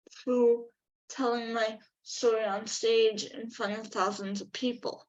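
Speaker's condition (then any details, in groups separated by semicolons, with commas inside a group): Cerebral palsy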